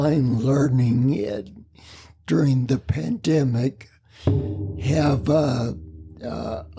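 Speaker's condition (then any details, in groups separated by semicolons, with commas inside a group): Spinocerebellar ataxia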